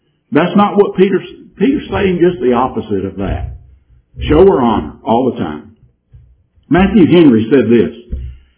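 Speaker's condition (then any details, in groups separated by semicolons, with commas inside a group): No condition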